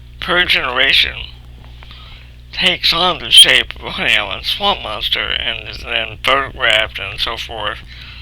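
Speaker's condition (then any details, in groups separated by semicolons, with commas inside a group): Cerebral palsy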